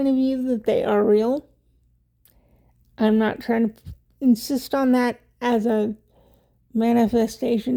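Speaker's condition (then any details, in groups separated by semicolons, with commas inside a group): Cerebral palsy; wheelchair user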